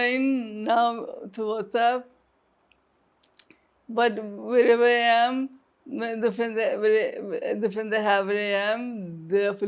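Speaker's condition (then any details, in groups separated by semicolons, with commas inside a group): Traumatic brain injury; home speech exercises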